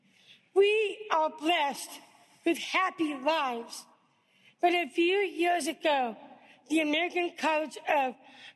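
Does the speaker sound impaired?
Yes: Down syndrome; diagnosed at birth.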